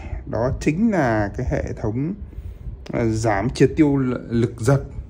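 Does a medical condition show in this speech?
No.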